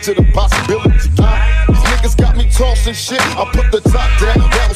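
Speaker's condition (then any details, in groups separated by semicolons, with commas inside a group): No condition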